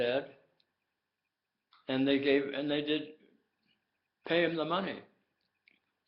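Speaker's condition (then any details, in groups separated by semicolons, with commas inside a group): Tongue cancer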